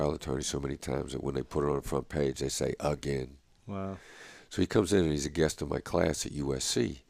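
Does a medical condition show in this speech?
No.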